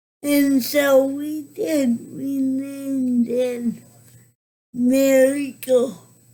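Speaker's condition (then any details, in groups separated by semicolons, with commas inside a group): Cerebral palsy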